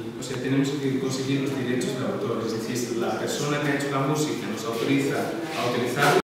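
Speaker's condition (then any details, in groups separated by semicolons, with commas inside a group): No condition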